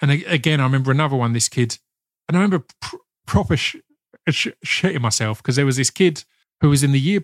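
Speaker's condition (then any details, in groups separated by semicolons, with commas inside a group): Stutter; worsened around GCSE years, parents tried speech therapist, then hypnotist for relaxation; stammer worsened in secondary school, prohibitive in places, hypnotist aimed at less stammering, less concern; repeated sounds, prolonged sounds, blocks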